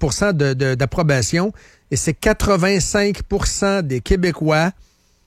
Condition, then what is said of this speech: No condition.